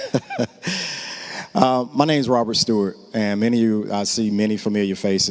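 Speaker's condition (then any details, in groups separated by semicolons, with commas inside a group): No condition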